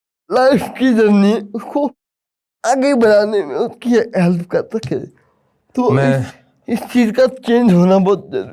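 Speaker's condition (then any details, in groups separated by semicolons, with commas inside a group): Cerebral palsy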